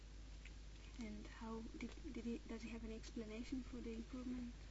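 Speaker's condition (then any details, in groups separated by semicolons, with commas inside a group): No condition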